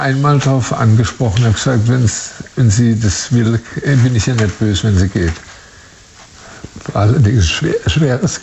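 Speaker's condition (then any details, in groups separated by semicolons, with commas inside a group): Parkinson's disease, early onset; onset at 40, 15 years ago, arm not swinging, physiotherapy ineffective, diagnosed by tablet response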